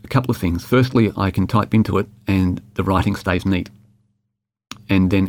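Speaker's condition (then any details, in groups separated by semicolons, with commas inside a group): No condition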